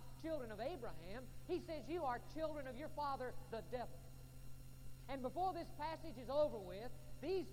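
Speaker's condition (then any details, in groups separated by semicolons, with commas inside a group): No condition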